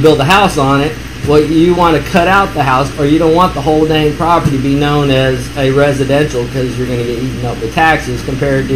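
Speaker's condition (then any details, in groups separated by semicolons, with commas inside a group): No condition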